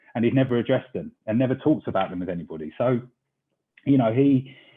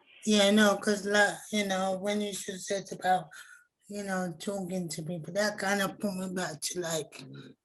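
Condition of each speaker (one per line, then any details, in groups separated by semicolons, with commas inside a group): No condition
Cerebral palsy; premature birth, ventilator at birth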